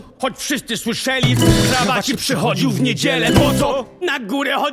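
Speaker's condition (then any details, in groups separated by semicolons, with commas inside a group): No condition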